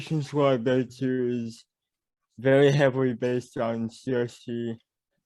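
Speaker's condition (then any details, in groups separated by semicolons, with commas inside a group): Cerebral palsy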